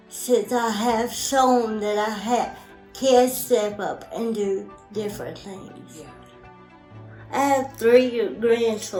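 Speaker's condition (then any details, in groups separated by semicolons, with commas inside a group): Cerebral palsy; present since birth, resuscitated at birth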